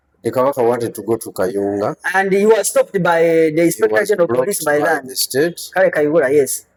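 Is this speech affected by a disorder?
No.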